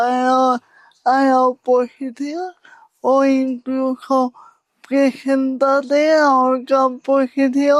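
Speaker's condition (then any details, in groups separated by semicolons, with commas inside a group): Cerebral palsy; unchanged since earlier assessment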